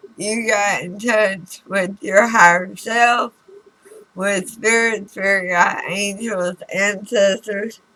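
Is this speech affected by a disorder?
Yes: throat cancer radiation damage.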